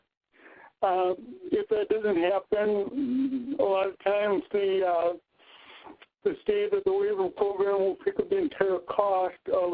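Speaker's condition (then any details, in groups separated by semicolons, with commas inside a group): Cerebral palsy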